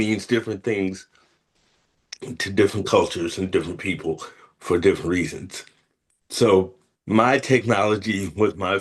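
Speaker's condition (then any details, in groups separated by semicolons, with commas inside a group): Cerebral palsy, spastic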